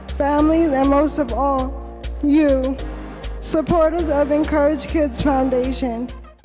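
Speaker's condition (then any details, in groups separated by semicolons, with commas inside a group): Cerebral palsy; wheelchair user; about 25 years since diagnosis, wheelchair throughout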